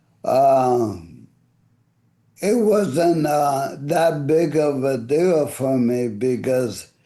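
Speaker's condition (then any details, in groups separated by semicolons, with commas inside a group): ALS; voice affected and fading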